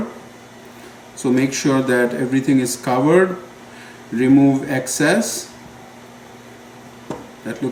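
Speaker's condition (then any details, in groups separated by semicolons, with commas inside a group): No condition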